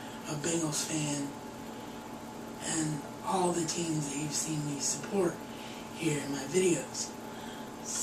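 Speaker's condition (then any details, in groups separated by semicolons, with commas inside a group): Cerebral palsy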